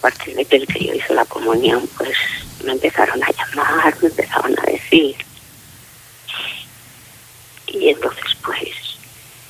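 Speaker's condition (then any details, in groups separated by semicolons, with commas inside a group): Facial palsy; ongoing medical follow-up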